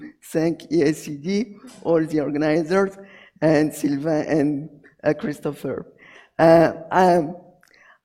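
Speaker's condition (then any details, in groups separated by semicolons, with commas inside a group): Cerebral palsy; premature birth, arms held up; weekly physiotherapy, very stiff without it; hyperventilates without physiotherapy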